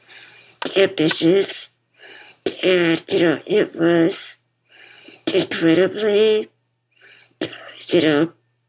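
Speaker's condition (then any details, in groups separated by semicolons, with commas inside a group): Muscular dystrophy; congenital muscular dystrophy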